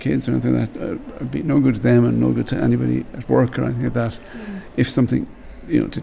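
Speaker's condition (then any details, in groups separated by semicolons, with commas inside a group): Young onset Parkinson's disease; diagnosed at 44, hand stopping, no arm swing before, later heavy shaking; about 15 years since diagnosis, deteriorating faster than hoped, earlier medication not very effective, regular exercise; voice was fading, noticed by wife, intensive LSVT Loud therapy, ongoing exercises keep voice strong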